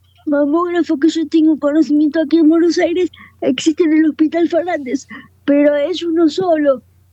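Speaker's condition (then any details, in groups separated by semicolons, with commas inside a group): Cerebral palsy, quadriparesis; wheelchair user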